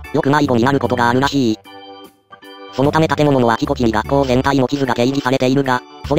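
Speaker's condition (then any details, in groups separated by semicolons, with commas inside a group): No condition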